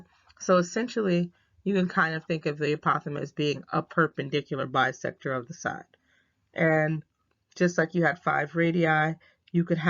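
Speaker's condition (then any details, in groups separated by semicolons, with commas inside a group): No condition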